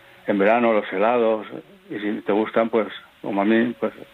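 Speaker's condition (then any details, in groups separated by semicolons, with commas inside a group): Parkinson's; takes medication against Parkinson's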